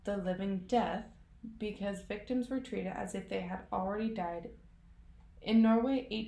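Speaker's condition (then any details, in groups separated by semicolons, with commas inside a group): No condition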